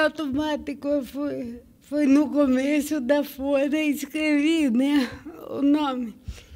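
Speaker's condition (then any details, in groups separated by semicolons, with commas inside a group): Cerebral palsy; from birth, medical negligence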